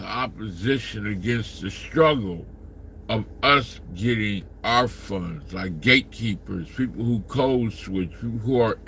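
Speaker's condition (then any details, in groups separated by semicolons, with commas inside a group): Slurred speech; still slurs words occasionally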